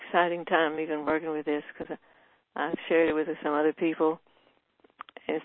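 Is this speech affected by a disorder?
Yes: Parkinson's disease; tremor in right hand, stiff right fingers; using AO scanner technology, reports feeling better; shaky voice, voice getting better.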